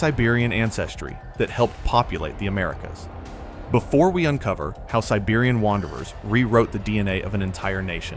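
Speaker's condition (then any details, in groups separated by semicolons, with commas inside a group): No condition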